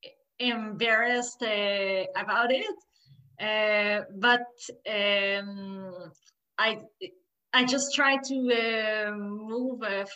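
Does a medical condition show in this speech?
Yes: stuttering, blocks; stuttering since childhood, persisting into adulthood, stuttered more during first COVID lockdown while talking less; stutters during this podcast; mostly blocks rather than repetitions, poorly coordinated speech movements, talking physically exhausting, hard to do other tasks while talking; here repeated words, prolonged sounds.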